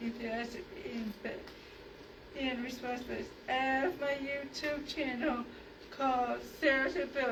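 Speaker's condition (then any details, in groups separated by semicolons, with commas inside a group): Cerebral palsy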